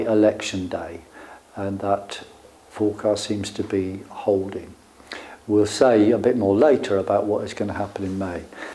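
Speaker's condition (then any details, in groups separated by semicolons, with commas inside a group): No condition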